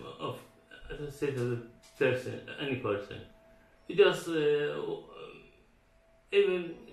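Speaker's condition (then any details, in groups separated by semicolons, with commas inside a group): Parkinson's disease; deep brain stimulation implant; diagnosed five years ago, recent DBS, medication had become insufficient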